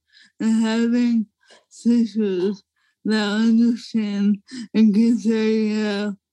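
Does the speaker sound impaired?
Yes: ALS; young woman with ALS.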